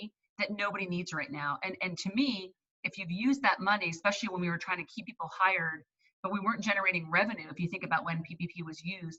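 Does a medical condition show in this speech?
No.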